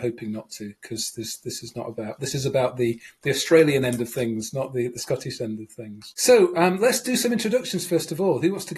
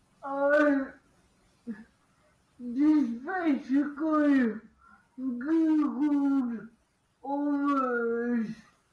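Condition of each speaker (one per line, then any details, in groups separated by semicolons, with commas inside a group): No condition
Cerebral palsy; affects speech patterns, needs careful listening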